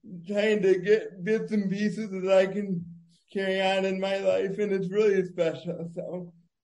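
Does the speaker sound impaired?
Yes: cerebral palsy; congenital, born prematurely at 29 weeks, diagnosed within weeks, brain-muscle disconnect, worse lower in body, walks with walker; disorder described as making talking difficult, expected at diagnosis to probably never talk.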